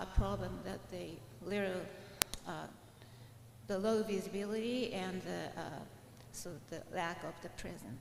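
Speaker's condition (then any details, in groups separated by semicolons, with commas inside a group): No condition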